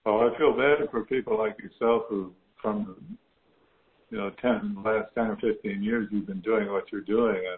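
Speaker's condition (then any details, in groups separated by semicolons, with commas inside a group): Parkinson's disease; stem cell infusions in houston, infusions finished, assessment due in september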